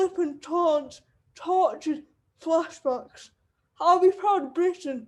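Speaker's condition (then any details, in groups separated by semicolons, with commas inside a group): Cerebral palsy; wheelchair user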